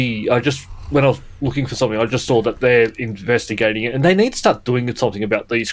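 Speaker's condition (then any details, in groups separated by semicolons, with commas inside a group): No condition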